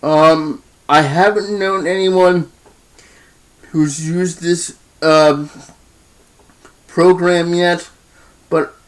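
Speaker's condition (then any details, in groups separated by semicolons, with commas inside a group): Cerebral palsy, spastic diplegia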